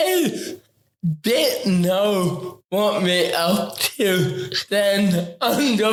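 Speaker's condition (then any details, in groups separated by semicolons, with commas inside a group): Ataxic cerebral palsy; affects talking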